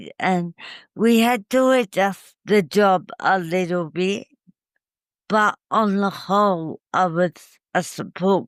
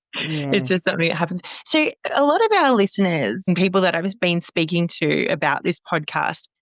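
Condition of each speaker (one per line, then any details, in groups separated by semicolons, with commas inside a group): Cerebral palsy; caused by breathing stoppage after birth, uses wheelchair; coma after failed hip operation, long rehabilitation; tracheostomy, no voice one year, voice regained
No condition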